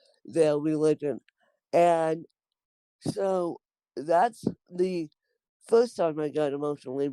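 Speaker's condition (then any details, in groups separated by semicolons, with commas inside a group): Cerebral palsy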